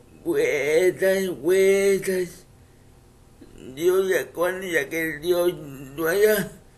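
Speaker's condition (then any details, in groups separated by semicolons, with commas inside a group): Cerebral palsy; uses wheelchair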